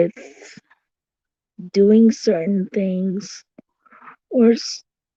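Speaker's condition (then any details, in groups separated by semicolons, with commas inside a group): Cerebral palsy; since birth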